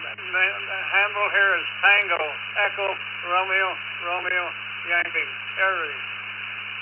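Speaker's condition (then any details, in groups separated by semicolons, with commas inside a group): Parkinson's; left side affected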